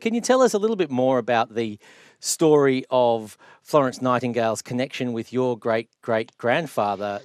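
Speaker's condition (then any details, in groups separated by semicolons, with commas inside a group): No condition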